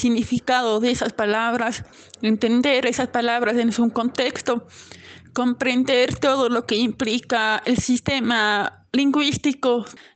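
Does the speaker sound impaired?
Yes: profound deafness; nearly 100 percent, invisible disability, long oralization training in Mexico; communicates with own voice, lip-reads others, articulatory apparatus unaffected.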